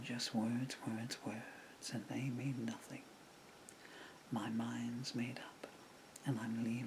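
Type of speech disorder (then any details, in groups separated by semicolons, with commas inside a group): Bulbar dysarthria; progressive bulbar palsy (MND)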